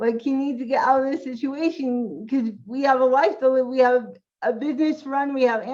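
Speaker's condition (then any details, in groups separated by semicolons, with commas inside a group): Cerebral palsy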